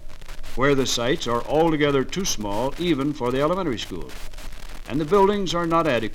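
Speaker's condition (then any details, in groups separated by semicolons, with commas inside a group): No condition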